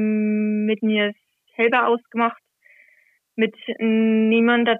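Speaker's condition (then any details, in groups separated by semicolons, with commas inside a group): Stuttering; covert stuttering, noticed around age 10, hidden until age 21; no longer hiding stuttering, regularly reads gospel or epistle aloud as church lector; reading aloud not stutter-free, anticipates problem words, once hid by word switching and fillers, avoided t-words at school; repeated sounds, blocks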